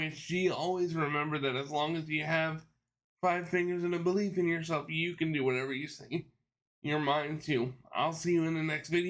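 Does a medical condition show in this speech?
Yes: cerebral palsy.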